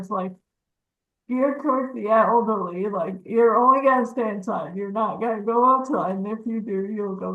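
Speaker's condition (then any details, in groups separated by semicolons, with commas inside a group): Cerebral palsy; walks at home, wheelchair outside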